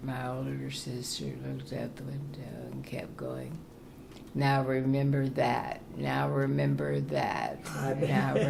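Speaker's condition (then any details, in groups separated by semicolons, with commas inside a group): Parkinson's; very soft, low voice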